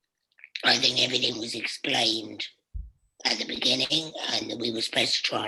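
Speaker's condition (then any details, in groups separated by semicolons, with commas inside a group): Laryngectomy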